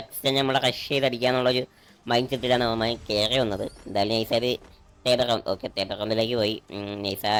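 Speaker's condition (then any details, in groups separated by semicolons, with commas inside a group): No condition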